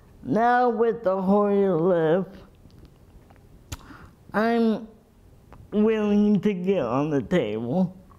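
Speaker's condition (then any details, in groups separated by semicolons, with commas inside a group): Cerebral palsy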